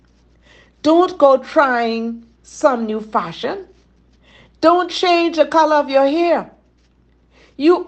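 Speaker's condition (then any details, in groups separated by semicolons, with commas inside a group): No condition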